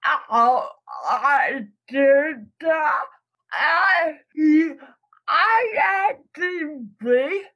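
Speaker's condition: Cerebral palsy; also speaks in in-person interview

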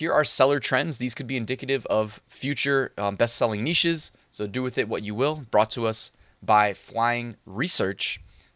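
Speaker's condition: No condition

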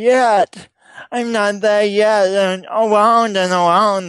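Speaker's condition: Speech impediment; coaches others to speak

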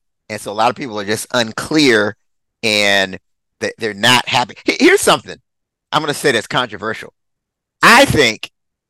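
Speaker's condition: No condition

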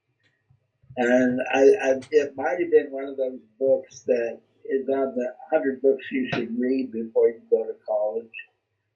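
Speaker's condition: Cerebral palsy; speech not affected

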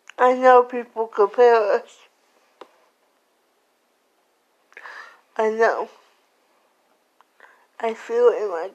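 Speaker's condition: Cerebral palsy; slurred speech

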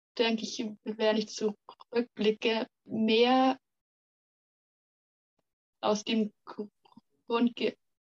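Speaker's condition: Stuttering; stuttering since kindergarten age, many logopedists and speech therapists, stuttering therapy groups with other stutterers; part-word and word repetitions, we wegzulaufen; blocks

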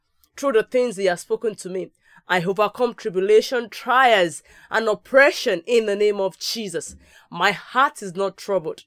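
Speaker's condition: No condition

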